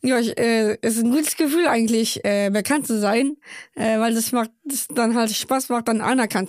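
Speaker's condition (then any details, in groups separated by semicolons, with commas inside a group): Down syndrome; congenital, born in Köln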